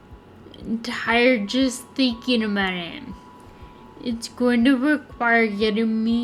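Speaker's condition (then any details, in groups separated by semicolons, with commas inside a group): Friedreich's ataxia; ongoing fatigue; effort needed to speak clearly without stumbling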